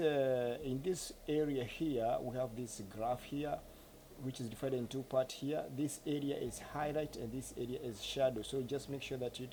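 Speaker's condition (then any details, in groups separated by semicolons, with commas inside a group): No condition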